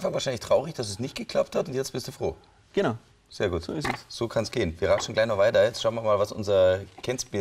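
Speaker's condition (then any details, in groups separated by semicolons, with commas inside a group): No condition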